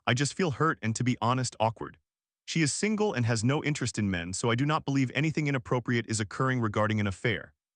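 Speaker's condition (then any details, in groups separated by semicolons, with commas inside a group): No condition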